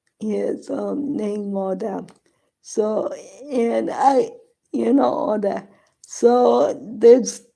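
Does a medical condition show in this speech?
Yes: cerebral palsy; present from birth.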